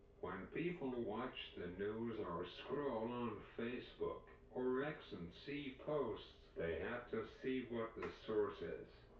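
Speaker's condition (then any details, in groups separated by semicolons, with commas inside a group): Cerebral palsy; uses wheelchair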